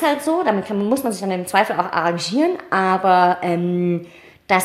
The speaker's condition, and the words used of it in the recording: Cleft palate. Aber letztendlich war das, ihr hört es ja selbst, ich habe so einen kleinen Sprachfehler.